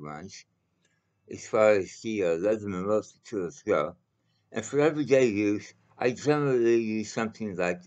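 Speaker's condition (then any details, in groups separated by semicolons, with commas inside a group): Mouth cancer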